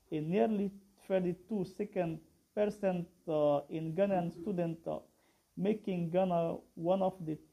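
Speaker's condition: No condition

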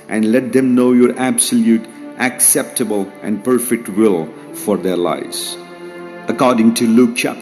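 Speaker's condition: No condition

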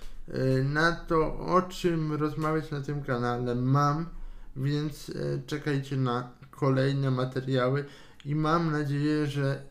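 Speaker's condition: Cerebral palsy; cerebral palsy from birth, wheelchair user, cannot walk or stand on legs, arms partly impaired

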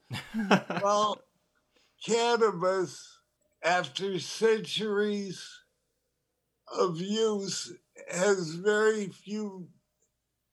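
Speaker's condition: Parkinson's disease; tremor

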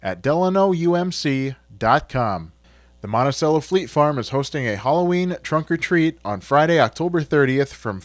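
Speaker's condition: No condition

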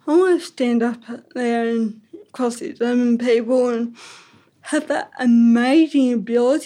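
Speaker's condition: Ataxic cerebral palsy; birth trauma, five weeks premature, resuscitated, diagnosed three, impaired coordination, balance, crutches outside, f33, slower handwriting

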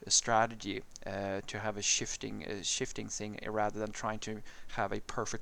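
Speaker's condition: No condition

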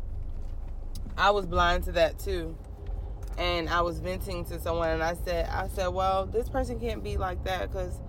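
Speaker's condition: No condition

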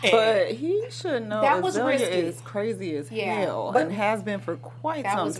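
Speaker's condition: No condition

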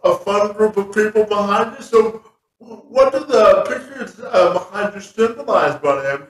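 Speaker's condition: Spastic quadriplegic cerebral palsy; from birth

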